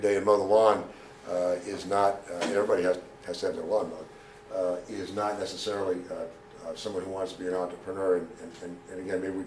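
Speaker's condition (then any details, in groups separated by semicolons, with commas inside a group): No condition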